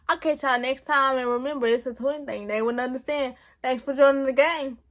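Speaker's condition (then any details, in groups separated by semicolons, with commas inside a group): Cerebral palsy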